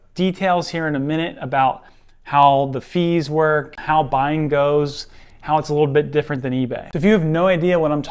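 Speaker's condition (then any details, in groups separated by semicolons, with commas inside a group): No condition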